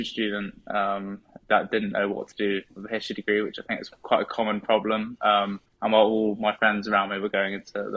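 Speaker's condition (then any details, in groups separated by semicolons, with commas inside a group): No condition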